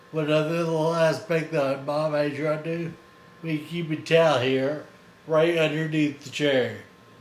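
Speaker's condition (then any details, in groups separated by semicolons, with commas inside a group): Friedreich's ataxia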